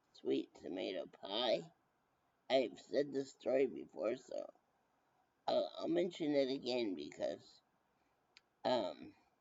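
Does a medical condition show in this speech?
Yes: brain injury.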